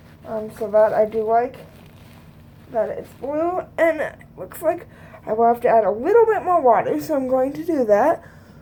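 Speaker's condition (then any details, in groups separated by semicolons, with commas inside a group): Cerebral palsy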